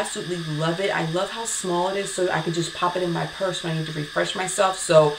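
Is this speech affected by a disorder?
No.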